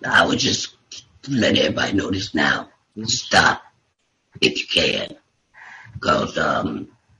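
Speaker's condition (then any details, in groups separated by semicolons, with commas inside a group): Laryngectomy; total laryngectomy for tumor by voice box, after failed six weeks chemo and radiation; voice prosthesis with hands-free device held by patch, still learning device, ongoing speech therapy; voice deeper and raspy before diagnosis, only one or two words after surgery, improving with therapy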